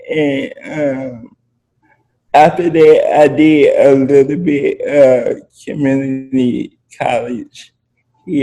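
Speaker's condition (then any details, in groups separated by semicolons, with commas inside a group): Spastic quadriplegic cerebral palsy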